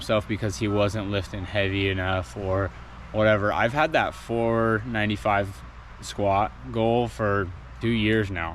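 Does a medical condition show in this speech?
No.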